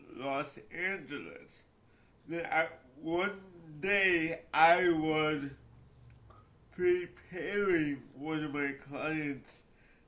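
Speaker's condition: Cerebral palsy; cerebral palsy since childhood

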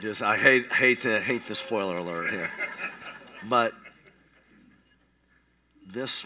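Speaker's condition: Cleft palate; revived by nurse

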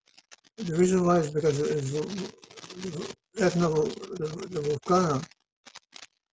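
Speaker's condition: Parkinson's disease; own system stops shaking most of the time

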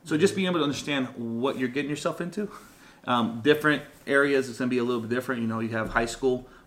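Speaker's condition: No condition

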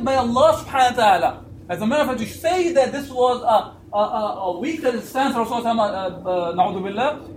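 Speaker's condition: No condition

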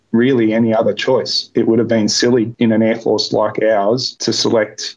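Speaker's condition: No condition

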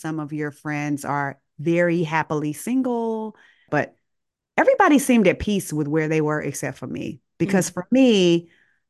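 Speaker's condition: No condition

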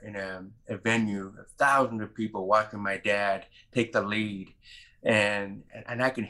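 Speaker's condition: Profound hearing loss; diagnosed about age 2

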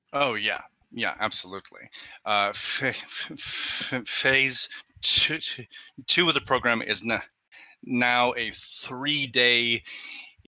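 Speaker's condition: Stuttering; lifelong stutter, no cure; phases one and two, technique workshop; sound and syllable repetitions, stutter goes away when singing, worse with negative internal reaction; repeated sounds, repeated words, prolonged sounds

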